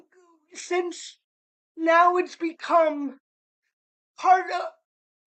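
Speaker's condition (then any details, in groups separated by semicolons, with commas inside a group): Cerebral palsy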